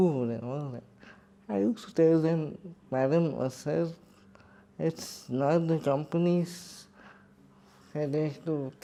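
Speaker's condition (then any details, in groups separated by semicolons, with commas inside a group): Cerebral palsy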